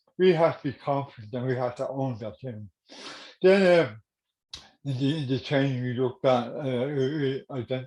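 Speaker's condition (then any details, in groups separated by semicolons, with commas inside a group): Cerebral palsy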